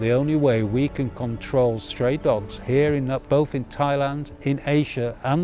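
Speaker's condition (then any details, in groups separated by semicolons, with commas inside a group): No condition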